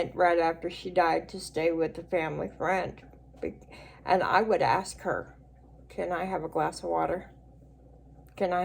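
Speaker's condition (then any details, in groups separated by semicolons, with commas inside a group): Cerebral palsy; speech noticeably atypical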